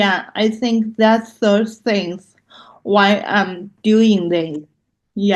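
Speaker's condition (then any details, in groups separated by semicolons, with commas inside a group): Cerebral palsy; loss of muscle control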